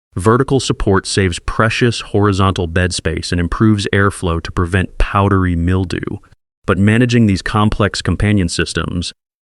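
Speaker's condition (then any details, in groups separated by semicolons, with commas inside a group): No condition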